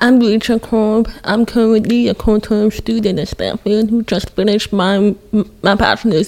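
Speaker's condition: Born deaf; congenital profound, hearing aids, cochlear implant left ear via skull surgery, listening therapist every two weeks; over two years after implant, relies on lip reading, still learning to understand speech; learned to speak growing up, listeners must focus closely on voice

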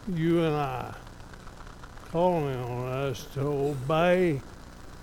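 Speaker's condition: ALS; diagnosed by doctor in Lubbock

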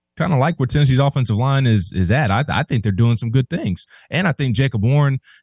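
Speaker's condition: No condition

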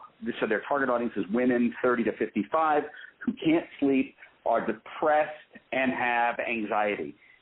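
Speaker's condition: No condition

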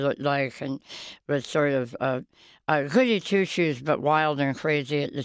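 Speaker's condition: Oral cancer, half tongue removed, partial glossectomy; oral cancer under tongue, recurred as golf-ball tumor, half tongue and part jaw removed, radiation

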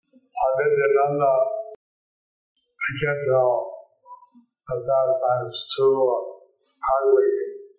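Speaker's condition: Stroke with facial paralysis; half the face paralyzed; about 15 years since stroke; speech hard for some listeners to understand, another person repeats speech for listeners

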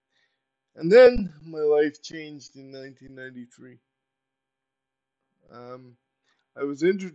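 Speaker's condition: Cerebral palsy; uses power wheelchair

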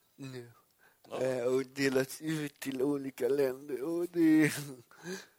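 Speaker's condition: Cerebral palsy; poor balance

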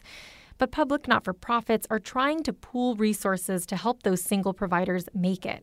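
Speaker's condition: No condition

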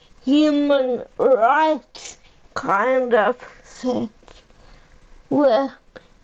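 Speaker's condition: Cerebral palsy; 45 years old

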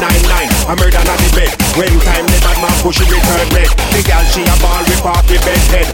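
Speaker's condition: No condition

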